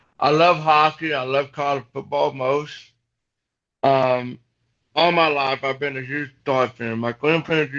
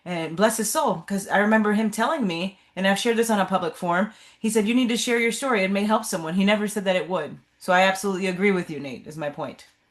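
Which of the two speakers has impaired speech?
The first: cerebral palsy.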